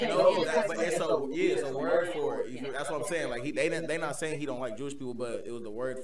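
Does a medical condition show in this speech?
No.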